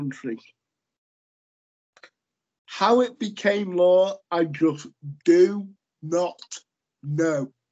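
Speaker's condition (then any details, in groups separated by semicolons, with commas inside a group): Cerebral palsy; lifelong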